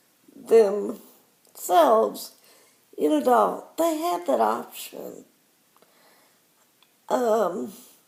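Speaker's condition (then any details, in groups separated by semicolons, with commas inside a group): Cerebral palsy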